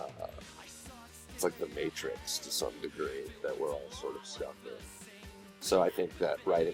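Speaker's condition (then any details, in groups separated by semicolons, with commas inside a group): No condition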